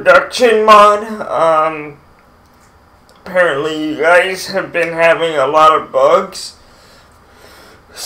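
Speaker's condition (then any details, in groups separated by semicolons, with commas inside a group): Cerebral palsy, mild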